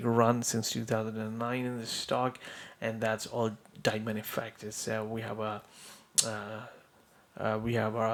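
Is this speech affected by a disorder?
No.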